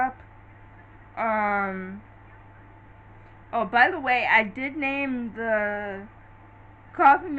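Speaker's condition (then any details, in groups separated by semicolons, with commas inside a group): Cerebral palsy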